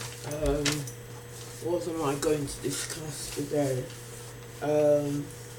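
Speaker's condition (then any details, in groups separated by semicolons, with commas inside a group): Facial palsy; can barely hear own speech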